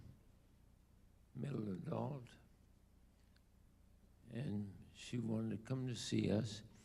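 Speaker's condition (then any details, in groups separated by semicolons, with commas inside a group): ALS; diagnosed about two years ago, late onset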